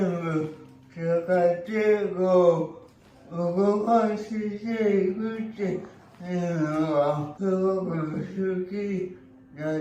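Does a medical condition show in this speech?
Yes: cerebral palsy; severe, uses a wheelchair.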